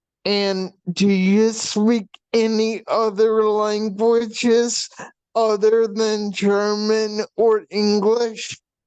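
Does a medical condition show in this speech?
Yes: brain shunt failure.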